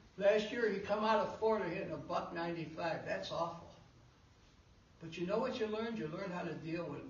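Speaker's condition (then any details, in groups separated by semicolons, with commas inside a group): No condition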